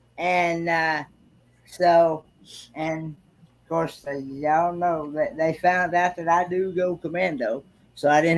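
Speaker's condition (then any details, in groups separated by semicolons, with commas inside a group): Cerebral palsy; malformed internal organs; recovering from recent surgery, liquid diet; voice recovering, sore throat after intubation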